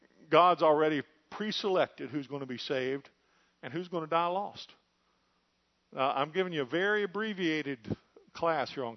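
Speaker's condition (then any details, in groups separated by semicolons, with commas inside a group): No condition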